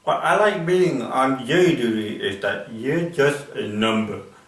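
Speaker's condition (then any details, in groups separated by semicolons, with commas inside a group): Cerebral palsy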